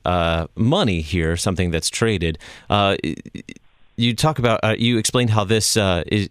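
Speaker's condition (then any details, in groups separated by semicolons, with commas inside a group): No condition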